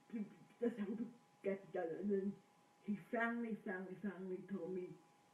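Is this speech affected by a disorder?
Yes: cerebral palsy.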